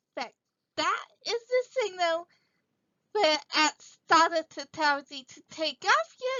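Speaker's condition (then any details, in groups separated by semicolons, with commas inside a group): Cerebral palsy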